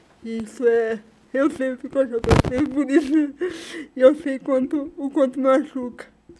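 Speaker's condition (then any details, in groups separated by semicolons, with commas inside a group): Cerebral palsy; spasticity, premature birth; previously took Lioresal for spasticity, stopped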